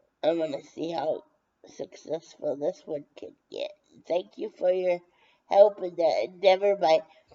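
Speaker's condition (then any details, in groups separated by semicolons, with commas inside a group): Brain injury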